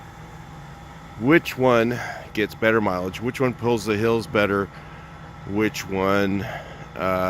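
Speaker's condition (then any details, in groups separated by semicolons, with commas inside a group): No condition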